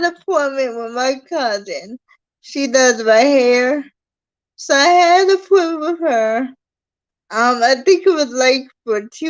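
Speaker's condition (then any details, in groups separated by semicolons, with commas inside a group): Cerebral palsy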